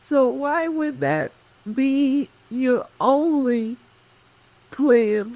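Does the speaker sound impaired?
Yes: cerebral palsy; speech affected.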